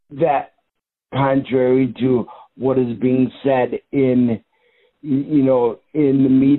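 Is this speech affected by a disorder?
Yes: cerebral palsy.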